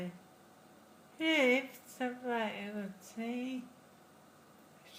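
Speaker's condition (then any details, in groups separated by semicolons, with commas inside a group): Friedreich's ataxia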